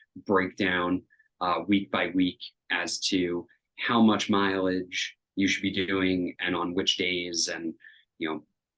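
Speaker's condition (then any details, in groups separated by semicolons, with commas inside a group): No condition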